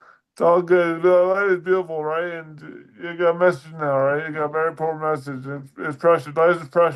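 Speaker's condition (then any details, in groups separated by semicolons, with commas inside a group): Dysarthria; weaker speech muscles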